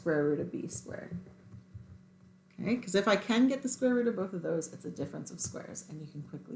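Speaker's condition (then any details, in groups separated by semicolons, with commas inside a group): No condition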